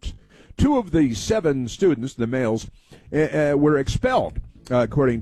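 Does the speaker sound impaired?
No.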